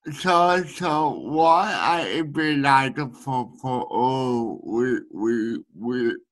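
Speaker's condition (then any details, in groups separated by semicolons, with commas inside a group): Speech needing a translator; friend Imogen Yang from Sydney acting as speech translator during recording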